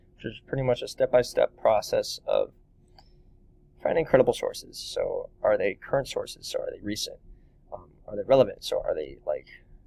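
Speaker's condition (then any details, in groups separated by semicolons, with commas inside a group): No condition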